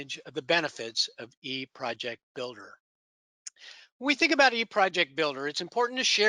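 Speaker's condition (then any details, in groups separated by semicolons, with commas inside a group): No condition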